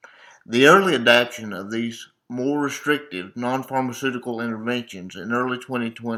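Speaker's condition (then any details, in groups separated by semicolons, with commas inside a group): Cerebral palsy; reports speaking clearly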